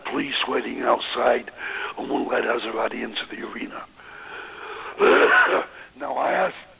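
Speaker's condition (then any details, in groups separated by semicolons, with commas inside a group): Voice box damage after neck operation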